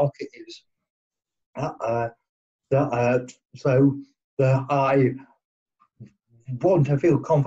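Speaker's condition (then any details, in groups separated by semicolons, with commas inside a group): Cerebral palsy; present from birth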